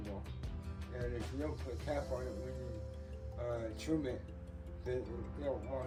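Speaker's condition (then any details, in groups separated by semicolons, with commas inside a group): Cerebral palsy; tends to mess up words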